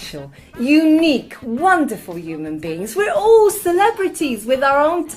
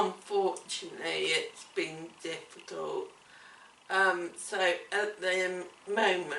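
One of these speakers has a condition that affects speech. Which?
The second: cerebellar ataxia; affects coordination, speech and swallowing, curvature; diagnosed in childhood, aqua therapy, weekly keep fit.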